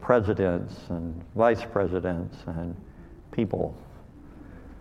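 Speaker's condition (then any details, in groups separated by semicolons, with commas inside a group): Cleft lip and palate; called hair lip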